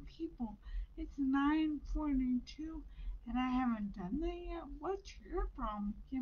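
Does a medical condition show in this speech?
Yes: brain injury.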